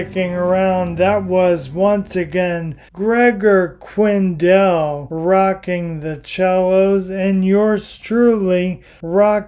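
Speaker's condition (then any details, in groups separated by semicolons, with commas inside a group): Primary lateral sclerosis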